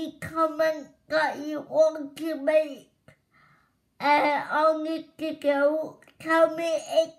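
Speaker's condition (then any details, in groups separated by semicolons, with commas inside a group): Cerebral palsy; cerebral palsy, all four limbs, cannot walk, wheelchair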